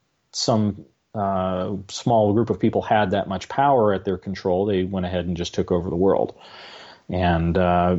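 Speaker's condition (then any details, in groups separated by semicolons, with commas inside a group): No condition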